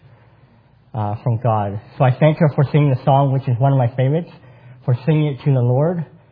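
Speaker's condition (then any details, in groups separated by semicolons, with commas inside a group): Cleft palate; congenital cleft palate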